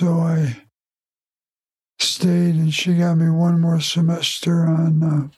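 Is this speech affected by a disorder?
Yes: Parkinson's disease; diagnosed about 2018 after failing heel-to-toe test, both arms unable to change guitar chords or strum; carbidopa-levodopa two tablets four times daily, Rocksteady Boxing Victor classes with Robin Barclay, physical therapy exercises; singing ability lost, partly from lack of practice, relies on amplifiers for volume.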